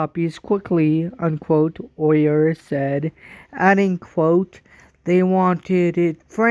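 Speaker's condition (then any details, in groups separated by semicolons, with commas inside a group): Cerebral palsy; from birth, walks with walker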